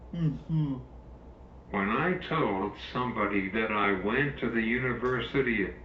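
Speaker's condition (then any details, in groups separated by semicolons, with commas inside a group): Cerebral palsy; uses wheelchair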